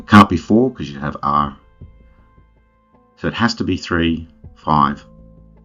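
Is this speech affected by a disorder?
No.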